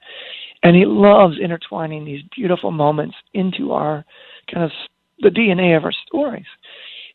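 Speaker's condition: Spasmodic dysphonia; muscle spasms break voice apart when speaking loudly or projecting, lost voice control

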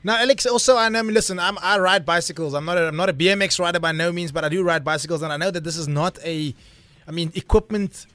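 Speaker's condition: No condition

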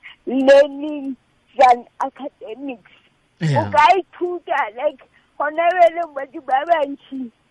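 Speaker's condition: Cerebral palsy; since childhood

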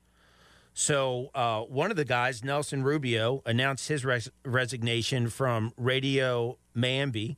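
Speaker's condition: No condition

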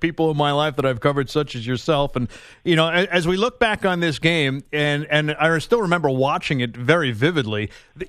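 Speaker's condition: No condition

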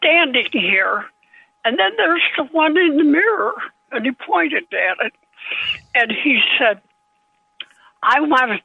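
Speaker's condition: Parkinson's disease; age 90

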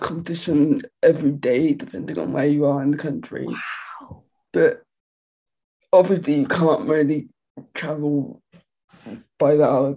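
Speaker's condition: Quadriplegic cerebral palsy; present from birth

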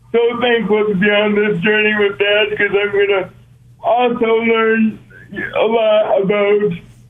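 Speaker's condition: Cerebral palsy; brain-muscle disconnect, must consciously control walking, breathing, hand placement; own training plan for Ironman competition in Kona

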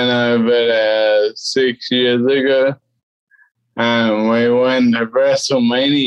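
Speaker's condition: Cerebellar ataxia; something in brain not connected to cerebellum, walked until age 11, then unable to walk, wheelchair user since; speech affected, sometimes tricky, described own speech as very short, some people avoid talking to him

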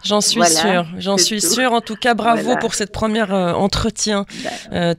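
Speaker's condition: No condition

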